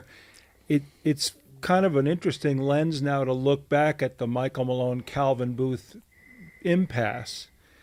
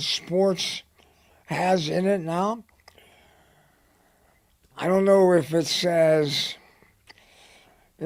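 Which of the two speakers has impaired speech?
The second: head and neck cancer; dry throat, dry mouth.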